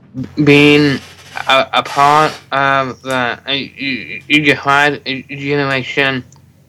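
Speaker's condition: Down syndrome

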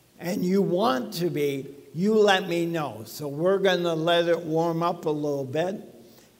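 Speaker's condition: ALS; talks funny, speech sounds abnormal

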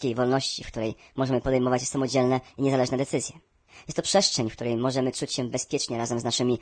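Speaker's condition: No condition

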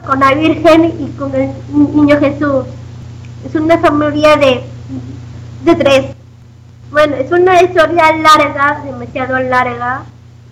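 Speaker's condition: Down syndrome; self-described good language

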